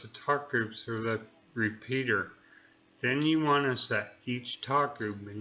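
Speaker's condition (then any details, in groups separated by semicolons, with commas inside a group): Neurological disease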